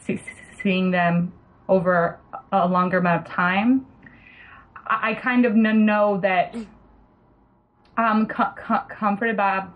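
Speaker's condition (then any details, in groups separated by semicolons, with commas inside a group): Stuttering; stutters when talking with patients, listeners sometimes react oddly to stuttering; repeated sounds, prolonged sounds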